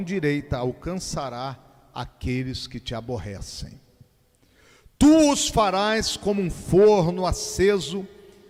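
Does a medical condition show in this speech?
No.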